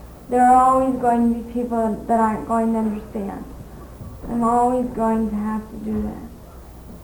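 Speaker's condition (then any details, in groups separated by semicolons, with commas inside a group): Cerebral palsy; speaks fluently with few pauses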